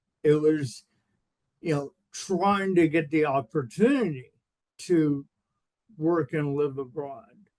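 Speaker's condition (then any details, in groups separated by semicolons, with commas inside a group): Cerebral palsy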